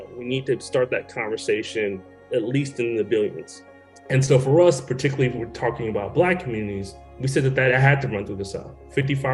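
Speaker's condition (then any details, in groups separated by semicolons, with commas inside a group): No condition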